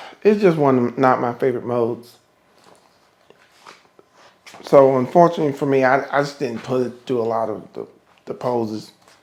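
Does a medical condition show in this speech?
No.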